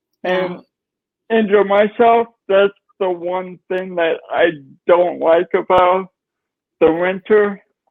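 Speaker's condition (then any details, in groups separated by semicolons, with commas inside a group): Cerebral palsy; nonverbal at age 3, speech therapy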